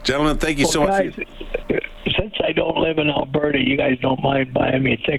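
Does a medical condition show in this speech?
Yes: ALS; right arm twitching onset, spread to all limbs, three years before diagnosis, not bulbar; spread to shoulders and breathing, on two of three approved treatments, one for four years; breathing affected, speech slightly affected.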